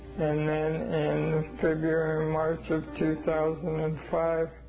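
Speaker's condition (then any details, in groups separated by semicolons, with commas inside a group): ALS; diagnosed as adult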